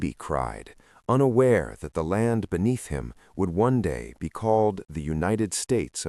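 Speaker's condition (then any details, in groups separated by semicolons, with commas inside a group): No condition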